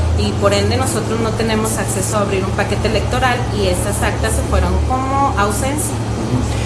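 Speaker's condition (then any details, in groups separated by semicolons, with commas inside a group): No condition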